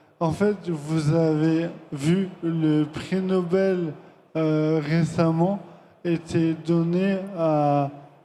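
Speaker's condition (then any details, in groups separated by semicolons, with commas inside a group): ALS (maladie de Charcot); aggressive progression; speech much slower than a year ago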